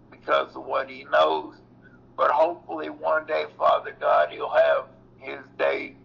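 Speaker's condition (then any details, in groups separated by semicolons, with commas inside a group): Cerebral palsy; previously off feet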